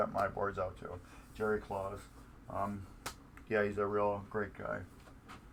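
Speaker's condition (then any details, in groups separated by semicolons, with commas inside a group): No condition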